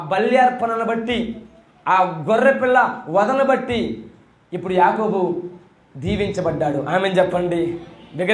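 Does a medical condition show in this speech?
No.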